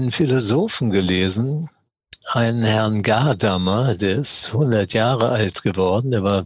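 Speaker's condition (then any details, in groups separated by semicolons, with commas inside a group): Parkinson's disease; once put down to stage fright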